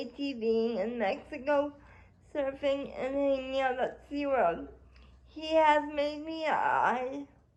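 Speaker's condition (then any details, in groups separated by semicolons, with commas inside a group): Cerebral palsy; spastic quadriplegia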